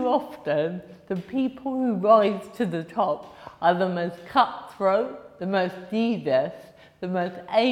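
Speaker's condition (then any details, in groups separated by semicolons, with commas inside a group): Cerebral palsy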